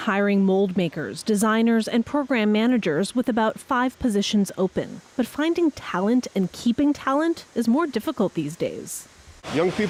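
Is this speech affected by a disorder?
No.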